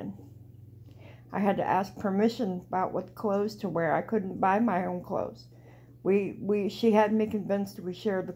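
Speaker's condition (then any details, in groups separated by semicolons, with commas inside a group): Cerebral palsy; walks flat-footed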